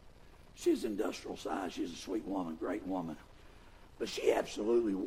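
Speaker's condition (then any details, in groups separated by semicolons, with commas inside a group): Vocal fold paralysis; both vocal cords paralyzed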